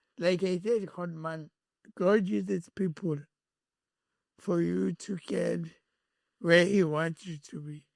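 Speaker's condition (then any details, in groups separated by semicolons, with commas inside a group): Cerebral palsy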